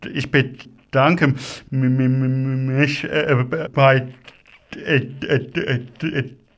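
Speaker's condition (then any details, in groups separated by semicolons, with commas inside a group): Stuttering; developmental, lifelong, possibly inherited, father stuttered, brother fluent, logopedic speech therapy, constant since second grade; says listeners may not yet have noticed stuttering; prolonged sounds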